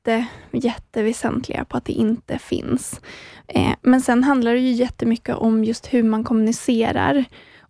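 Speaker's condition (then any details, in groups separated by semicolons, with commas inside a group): No condition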